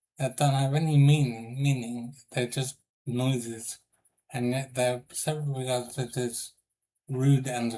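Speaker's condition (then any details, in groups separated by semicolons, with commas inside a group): Brain injury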